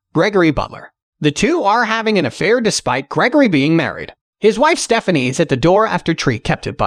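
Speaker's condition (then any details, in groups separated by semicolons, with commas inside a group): No condition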